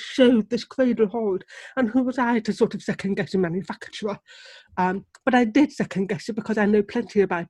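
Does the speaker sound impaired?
Yes: deafness; relies on lip reading.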